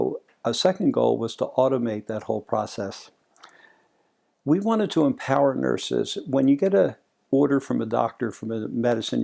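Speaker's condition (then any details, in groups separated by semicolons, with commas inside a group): No condition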